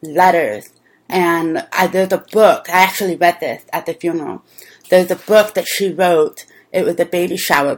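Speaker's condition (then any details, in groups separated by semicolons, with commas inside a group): Deafness; speaks well, learned speech through childhood lessons with visual computer speech feedback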